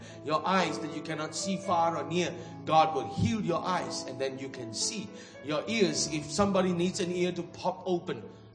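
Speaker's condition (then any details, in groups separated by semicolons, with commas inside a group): No condition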